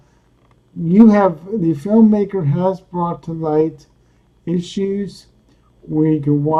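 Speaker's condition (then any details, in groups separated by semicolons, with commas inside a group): Cerebral palsy; speaks coherently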